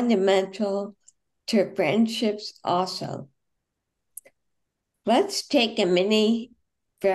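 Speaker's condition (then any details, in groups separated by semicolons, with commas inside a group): Friedreich's ataxia; onset age 19; about 40 years since diagnosis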